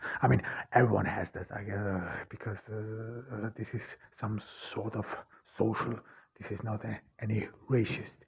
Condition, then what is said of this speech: Stuttering. I am stuttering, so I try to speak fluently, but however, sometimes it may appear as if the connections would be bad or that the recording would be of low quality.